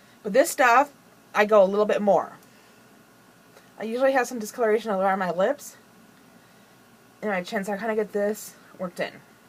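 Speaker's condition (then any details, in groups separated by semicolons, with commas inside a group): No condition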